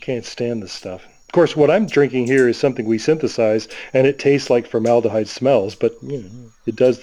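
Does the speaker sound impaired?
No.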